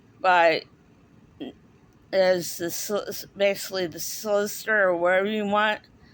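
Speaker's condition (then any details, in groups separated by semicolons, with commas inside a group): Cerebral palsy; speaks differently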